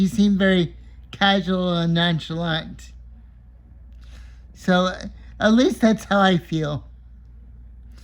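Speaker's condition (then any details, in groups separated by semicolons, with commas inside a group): Cerebral palsy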